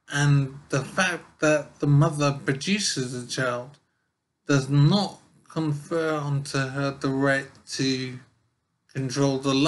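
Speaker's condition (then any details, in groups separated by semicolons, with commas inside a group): Brain injury; severe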